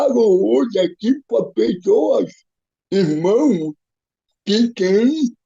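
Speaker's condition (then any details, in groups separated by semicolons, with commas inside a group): Cerebral palsy; physical disability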